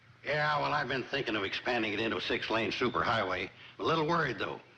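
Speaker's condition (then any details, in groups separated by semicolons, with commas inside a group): No condition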